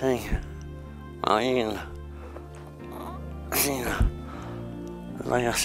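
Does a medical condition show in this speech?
Yes: Parkinson's disease.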